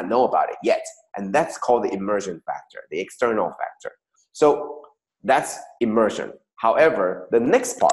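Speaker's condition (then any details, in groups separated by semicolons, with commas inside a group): No condition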